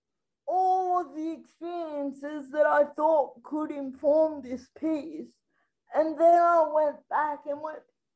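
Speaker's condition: Spastic quadriplegic cerebral palsy; from being born three months premature

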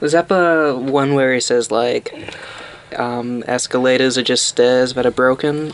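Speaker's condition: No condition

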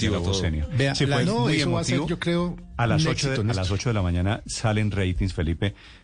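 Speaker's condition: No condition

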